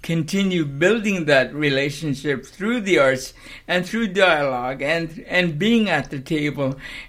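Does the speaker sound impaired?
Yes: cerebral palsy.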